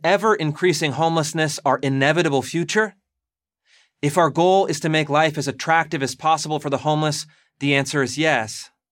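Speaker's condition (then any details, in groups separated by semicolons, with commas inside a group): No condition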